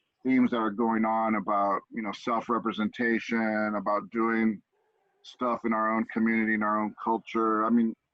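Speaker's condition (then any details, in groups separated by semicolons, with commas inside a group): No condition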